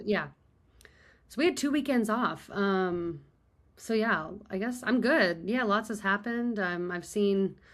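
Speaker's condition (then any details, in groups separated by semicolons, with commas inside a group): No condition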